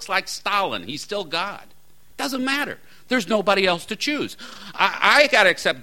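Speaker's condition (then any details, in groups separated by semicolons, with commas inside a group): No condition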